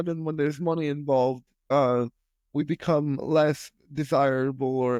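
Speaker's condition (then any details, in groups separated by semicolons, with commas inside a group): Spastic quadriplegic cerebral palsy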